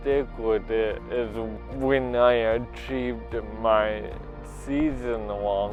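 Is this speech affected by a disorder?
Yes: cerebral palsy.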